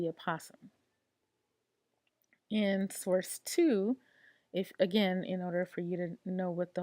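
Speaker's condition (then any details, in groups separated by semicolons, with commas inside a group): No condition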